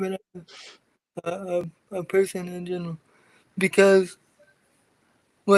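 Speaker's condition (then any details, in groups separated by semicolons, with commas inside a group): Cerebral palsy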